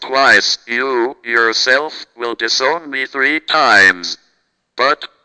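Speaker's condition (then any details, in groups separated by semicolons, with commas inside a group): Cerebral palsy, speech-generating device; present from birth, never walked, had caregiver who helped with walking attempts; never knew what it was like to talk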